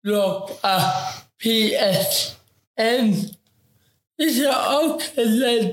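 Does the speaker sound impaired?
Yes: ataxic cerebral palsy; affects coordination, movement, posture and balance; affects talking, taken very slow, talks word for word.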